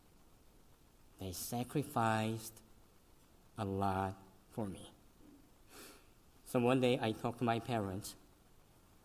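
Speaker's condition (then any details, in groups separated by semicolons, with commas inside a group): Cleft lip and palate; congenital, severe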